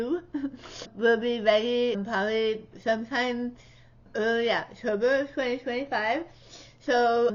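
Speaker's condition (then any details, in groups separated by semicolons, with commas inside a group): Tongue cancer surgery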